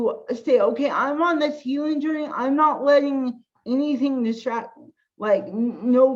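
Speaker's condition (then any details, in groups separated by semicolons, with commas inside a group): Cerebral palsy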